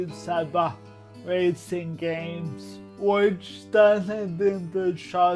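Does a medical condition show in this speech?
Yes: cerebral palsy.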